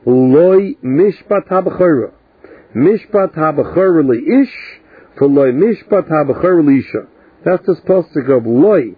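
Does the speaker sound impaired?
No.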